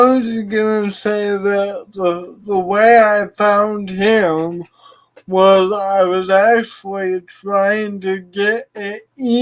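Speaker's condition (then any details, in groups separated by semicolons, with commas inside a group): Cerebral palsy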